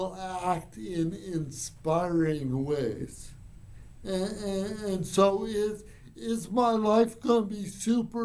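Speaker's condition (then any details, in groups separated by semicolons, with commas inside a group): Cerebral palsy; from birth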